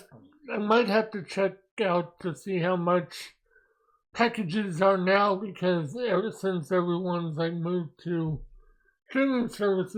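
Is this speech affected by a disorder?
Yes: mobius syndrome.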